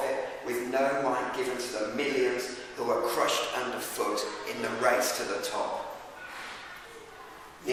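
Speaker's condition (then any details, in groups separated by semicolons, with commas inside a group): No condition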